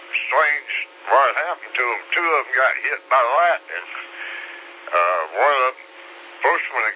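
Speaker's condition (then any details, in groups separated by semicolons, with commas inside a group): Slurred speech; stroke 3 years ago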